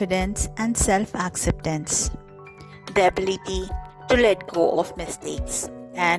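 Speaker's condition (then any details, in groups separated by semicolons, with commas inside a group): No condition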